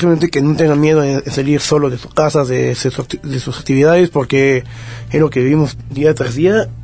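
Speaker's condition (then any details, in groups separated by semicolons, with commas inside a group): Down syndrome; congenital, trisomy 21, age 24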